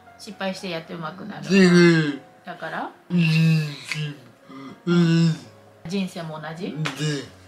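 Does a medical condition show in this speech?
Yes: cerebral palsy; severe; severe disability.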